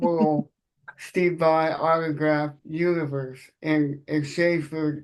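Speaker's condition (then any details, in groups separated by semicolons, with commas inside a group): Cerebral palsy; present from birth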